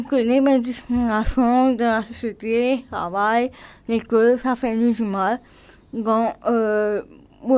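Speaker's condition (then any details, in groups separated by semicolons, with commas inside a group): Cerebral palsy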